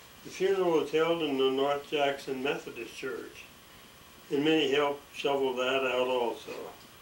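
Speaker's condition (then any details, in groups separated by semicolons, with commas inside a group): ALS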